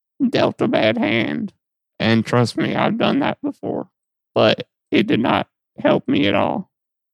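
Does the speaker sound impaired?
Yes: muscular dystrophy; lifelong.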